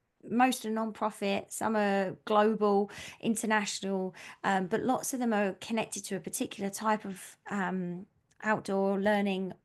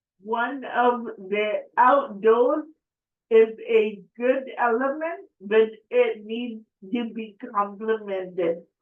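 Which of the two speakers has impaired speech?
The second: cerebral palsy; affects coordination and balance; affects speech.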